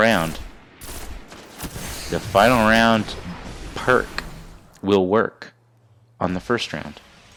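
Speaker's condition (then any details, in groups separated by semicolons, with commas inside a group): No condition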